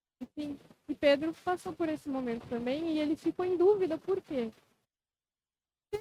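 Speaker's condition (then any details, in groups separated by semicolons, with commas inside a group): No condition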